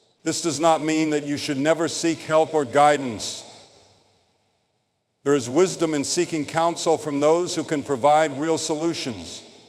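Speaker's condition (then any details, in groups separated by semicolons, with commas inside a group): No condition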